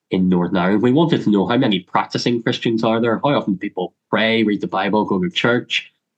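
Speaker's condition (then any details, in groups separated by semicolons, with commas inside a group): Cleft lip and palate; congenital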